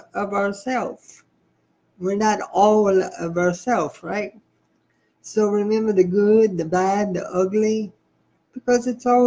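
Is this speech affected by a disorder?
Yes: spastic cerebral palsy.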